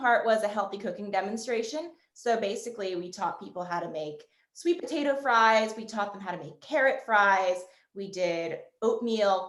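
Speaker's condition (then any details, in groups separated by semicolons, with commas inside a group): No condition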